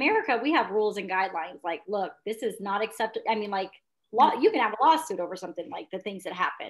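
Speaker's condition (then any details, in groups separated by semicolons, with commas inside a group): No condition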